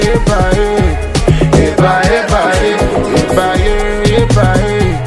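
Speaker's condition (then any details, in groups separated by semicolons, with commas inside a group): No condition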